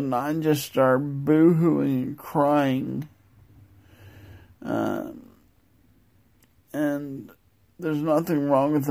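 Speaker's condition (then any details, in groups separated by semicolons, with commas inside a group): Multiple sclerosis; progressive form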